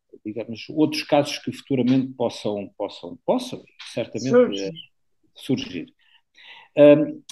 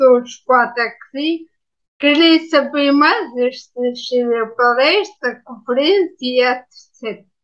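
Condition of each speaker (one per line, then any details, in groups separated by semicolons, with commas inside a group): No condition
Ataxia after brain injury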